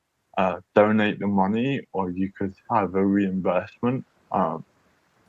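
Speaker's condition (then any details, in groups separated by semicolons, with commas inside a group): Cerebral palsy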